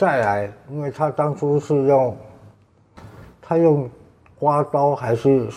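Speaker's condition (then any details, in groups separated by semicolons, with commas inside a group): Tongue cancer, partial glossectomy; right tongue cancer, stage 2 resected, recurred about age 50, two-thirds right tongue removed, flap reconstruction; stage 3 recurrence, radiotherapy completed, now in follow-up, about two years since diagnosis; eating and speaking affected after resection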